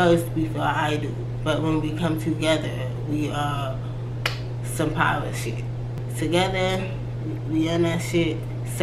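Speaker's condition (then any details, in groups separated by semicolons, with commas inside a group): Cerebral palsy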